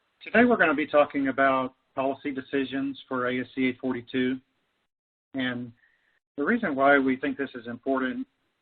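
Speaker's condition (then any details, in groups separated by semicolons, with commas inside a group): No condition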